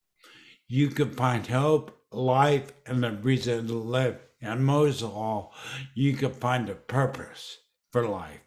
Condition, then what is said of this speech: Dysarthria. Sorry, I have a swallow deficit.